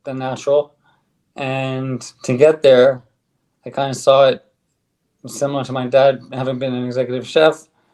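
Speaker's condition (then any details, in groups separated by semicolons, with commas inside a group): ALS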